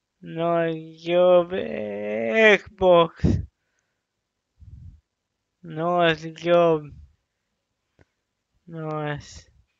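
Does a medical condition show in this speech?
Yes: cerebral palsy.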